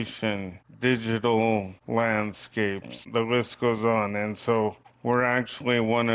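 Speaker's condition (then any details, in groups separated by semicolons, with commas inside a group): Cerebral palsy; from birth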